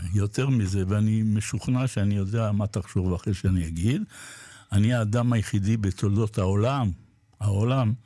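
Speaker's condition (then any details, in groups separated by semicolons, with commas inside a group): Parkinson's disease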